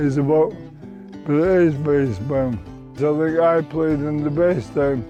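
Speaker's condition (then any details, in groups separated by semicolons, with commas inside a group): Motor neuron disease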